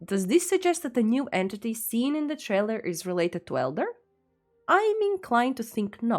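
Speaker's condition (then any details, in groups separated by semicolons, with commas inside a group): No condition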